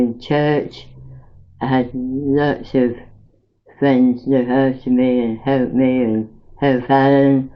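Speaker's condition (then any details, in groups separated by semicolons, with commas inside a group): Mouth cancer after operations; tracheotomy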